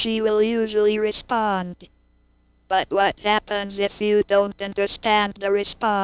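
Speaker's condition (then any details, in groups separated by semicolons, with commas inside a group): Cerebral palsy; cannot move limbs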